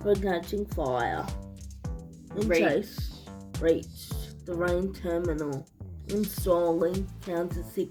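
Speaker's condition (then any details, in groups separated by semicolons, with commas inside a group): Cerebral palsy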